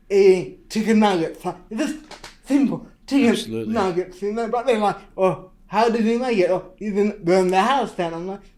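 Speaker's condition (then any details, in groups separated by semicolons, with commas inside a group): Cerebral palsy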